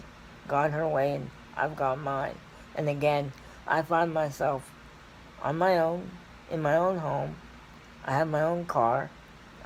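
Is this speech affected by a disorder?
Yes: cerebral palsy; scoliosis.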